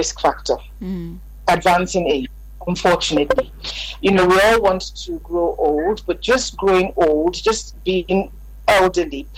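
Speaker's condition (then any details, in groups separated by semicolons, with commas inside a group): No condition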